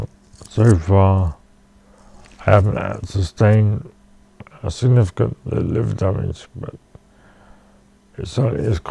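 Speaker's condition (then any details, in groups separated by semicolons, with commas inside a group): Cerebral palsy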